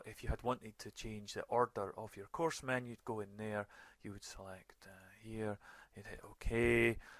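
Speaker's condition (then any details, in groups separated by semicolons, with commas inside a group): No condition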